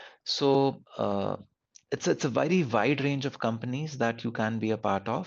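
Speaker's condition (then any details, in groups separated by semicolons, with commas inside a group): No condition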